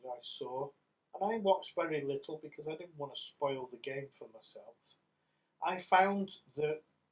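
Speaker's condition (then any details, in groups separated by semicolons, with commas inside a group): No condition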